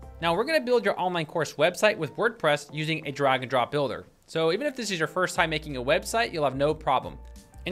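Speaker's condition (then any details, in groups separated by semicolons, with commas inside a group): No condition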